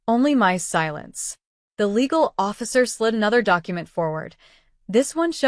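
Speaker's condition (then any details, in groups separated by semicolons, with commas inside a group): No condition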